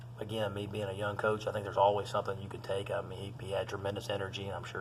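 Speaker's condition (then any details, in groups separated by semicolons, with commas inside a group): No condition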